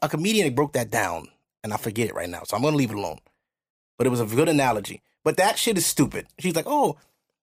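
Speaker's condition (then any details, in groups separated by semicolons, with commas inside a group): No condition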